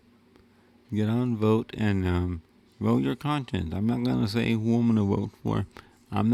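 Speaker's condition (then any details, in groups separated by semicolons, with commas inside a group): Cerebral palsy; wheelchair user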